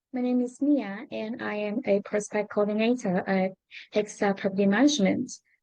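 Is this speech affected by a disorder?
No.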